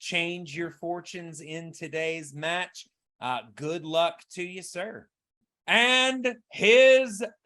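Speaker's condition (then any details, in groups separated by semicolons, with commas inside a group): No condition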